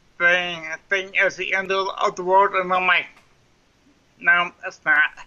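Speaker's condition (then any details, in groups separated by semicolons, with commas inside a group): Cerebral palsy; mild cerebral palsy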